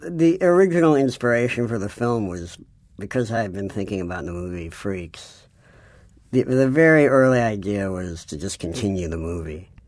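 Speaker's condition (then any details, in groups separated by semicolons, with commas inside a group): Cleft palate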